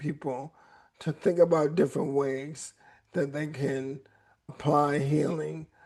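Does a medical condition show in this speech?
Yes: ALS; voice raspy at times.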